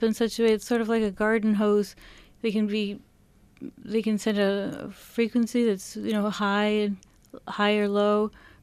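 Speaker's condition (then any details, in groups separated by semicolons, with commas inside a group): Parkinson's disease; diagnosed 10 years ago by Dr. Dorsey, first sign trouble lifting feet, deep brain stimulation surgery; foot dystonia treated with Botox, impaired balance, DBS used mainly for energy, anxiety worsens symptoms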